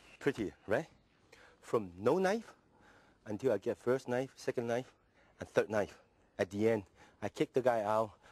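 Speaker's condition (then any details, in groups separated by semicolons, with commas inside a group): No condition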